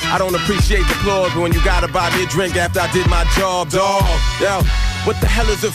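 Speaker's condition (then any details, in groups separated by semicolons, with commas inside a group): No condition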